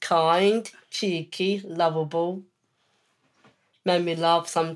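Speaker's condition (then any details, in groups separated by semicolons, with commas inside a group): Down syndrome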